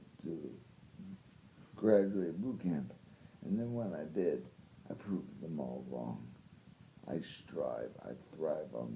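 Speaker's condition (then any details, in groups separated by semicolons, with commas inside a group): Brain injury; car accident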